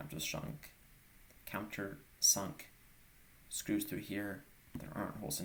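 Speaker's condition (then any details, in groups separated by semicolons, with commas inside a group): No condition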